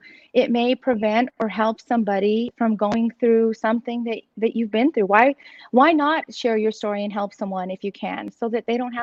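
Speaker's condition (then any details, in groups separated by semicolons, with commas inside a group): No condition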